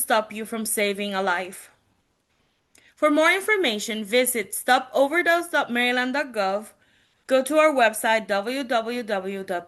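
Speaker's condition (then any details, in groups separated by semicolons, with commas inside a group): No condition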